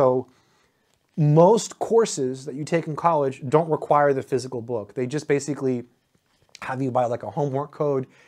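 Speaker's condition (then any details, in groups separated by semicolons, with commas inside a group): No condition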